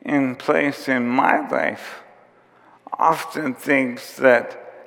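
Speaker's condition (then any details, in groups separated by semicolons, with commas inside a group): ALS; onset with tiredness and clumsiness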